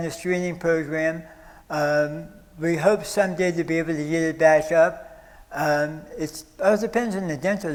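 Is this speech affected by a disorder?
Yes: stage 4 oral cancer.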